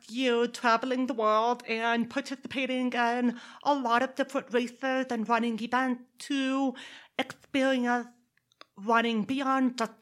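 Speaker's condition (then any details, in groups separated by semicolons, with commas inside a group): Deafness; deaf accent combined with Texas accent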